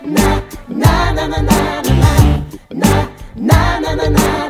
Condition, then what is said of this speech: None; typical speech.